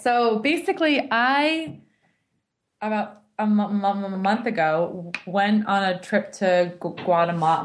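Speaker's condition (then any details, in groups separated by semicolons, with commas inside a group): Stuttering; adult who stutters in English and Spanish, rarely discloses stuttering now; stuttered on nearly every Spanish word while learning, no word fears, teacher finished stuttered words; repeated sounds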